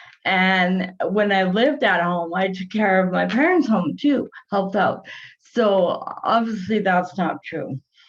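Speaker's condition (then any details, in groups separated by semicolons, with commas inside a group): Cerebral palsy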